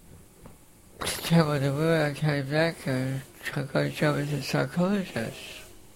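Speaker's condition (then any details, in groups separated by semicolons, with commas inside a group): Facioscapulohumeral muscular dystrophy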